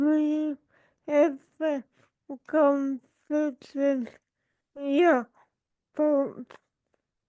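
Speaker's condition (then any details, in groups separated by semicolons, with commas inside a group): Cerebral palsy; from birth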